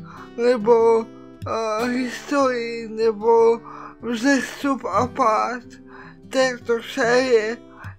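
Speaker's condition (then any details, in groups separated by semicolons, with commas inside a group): Cerebral palsy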